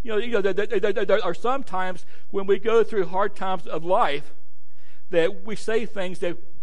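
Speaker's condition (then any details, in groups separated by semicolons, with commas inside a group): Stuttering; repeated sounds, repeated words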